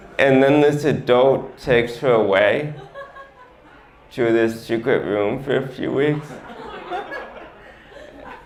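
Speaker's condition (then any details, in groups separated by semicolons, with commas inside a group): Mild ataxic cerebral palsy; ataxic form, from birth, caused by oxygen deprivation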